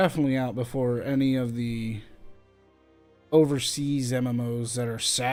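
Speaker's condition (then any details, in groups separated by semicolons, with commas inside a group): No condition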